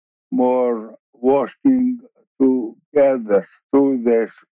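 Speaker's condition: ALS, bulbar onset, later regular ALS; many years since diagnosis

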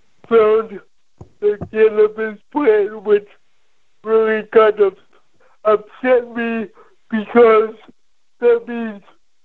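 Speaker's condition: Cerebral palsy; from birth, neuromuscular deficits affecting all daily activities, brain functions normally, past back surgery, opioids for pain; age 25, CBD and whole plant relax muscles, hands open better about three days; muscles very stiff especially when nervous, words repeated and clarified by relay operator

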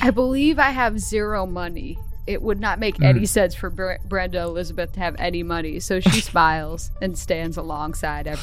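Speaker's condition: No condition

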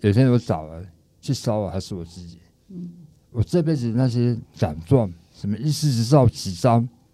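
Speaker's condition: Tongue cancer; now speaks clearly

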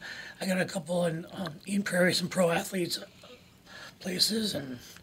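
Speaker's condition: Throat cancer, one vocal cord; throat cancer at age 28, tracheotomy, one vocal cord removed, told would never talk again; throat issues during recording; voice noticeably altered, self-compared to raspy rock singers, talks at length

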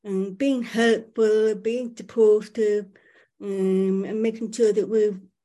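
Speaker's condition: Profoundly deaf, born profoundly deaf

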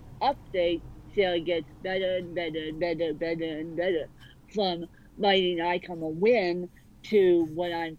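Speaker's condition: Cerebral palsy; more severe than a character who can walk and talk

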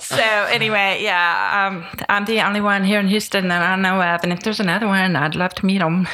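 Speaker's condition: Deafness with cochlear implants; progressive hearing loss, deaf most of life, lip reading, bilateral cochlear implants; very oral, speech therapy throughout childhood, spoke for herself via relay voice carryover before implants

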